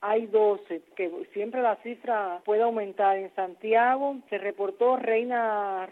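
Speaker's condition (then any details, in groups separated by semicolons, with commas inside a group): No condition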